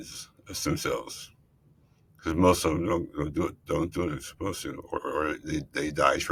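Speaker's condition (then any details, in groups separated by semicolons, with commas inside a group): Multiple system atrophy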